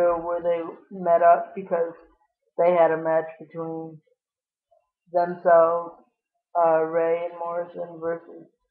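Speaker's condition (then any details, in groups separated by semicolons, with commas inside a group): Cerebral palsy; lifelong, wheelchair user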